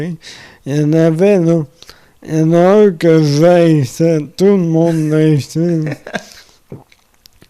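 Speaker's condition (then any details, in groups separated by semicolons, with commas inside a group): Amyotrophic lateral sclerosis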